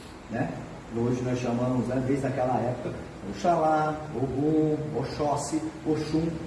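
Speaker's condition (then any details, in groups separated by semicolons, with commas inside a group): No condition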